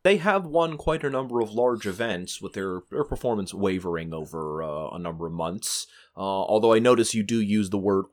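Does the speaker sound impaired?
No.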